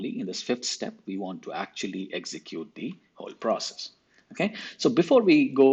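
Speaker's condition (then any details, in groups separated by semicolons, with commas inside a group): No condition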